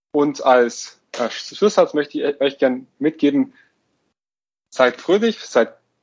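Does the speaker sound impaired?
Yes: stuttering; self-help in Flow-Gruppe München; here blocks.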